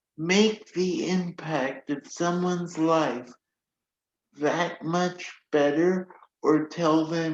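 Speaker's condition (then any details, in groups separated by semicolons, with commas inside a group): Cerebral palsy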